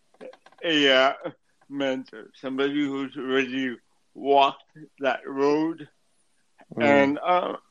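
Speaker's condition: Cerebral palsy; affects speech

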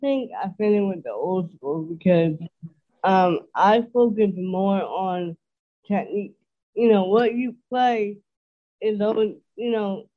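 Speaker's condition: Dysarthria; milder than typical dysarthria

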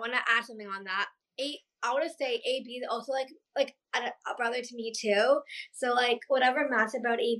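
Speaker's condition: Down syndrome; past speech therapy, therapist helped connect with thoughts, open heart surgery at 19, stopped singing and vocal coaching afterwards

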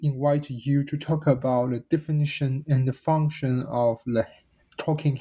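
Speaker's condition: No condition

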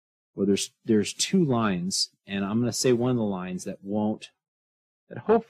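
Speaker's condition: No condition

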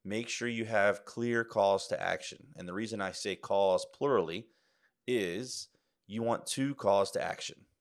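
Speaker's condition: No condition

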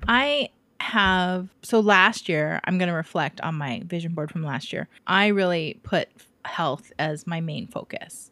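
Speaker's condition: No condition

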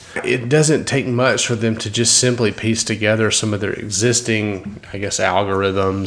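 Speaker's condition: No condition

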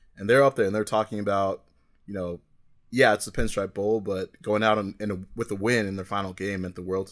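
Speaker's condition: No condition

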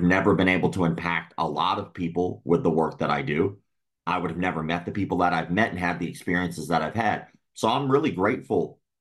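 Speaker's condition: Cleft lip and palate; present from birth; speech impediment still present

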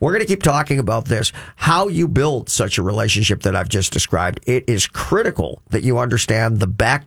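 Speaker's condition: No condition

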